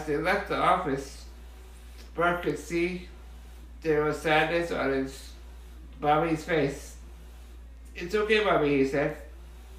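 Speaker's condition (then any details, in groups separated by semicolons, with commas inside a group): Muscular dystrophy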